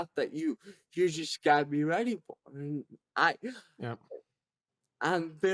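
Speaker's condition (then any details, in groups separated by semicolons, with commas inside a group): Cerebral palsy; present from birth, severe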